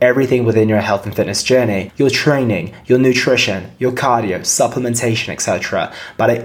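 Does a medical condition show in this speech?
No.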